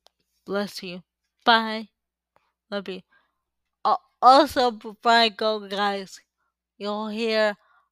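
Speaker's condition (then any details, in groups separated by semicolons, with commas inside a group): Cerebral palsy; uses power wheelchair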